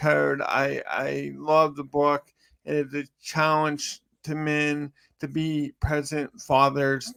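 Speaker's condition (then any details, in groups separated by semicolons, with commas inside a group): Cerebral palsy; from birth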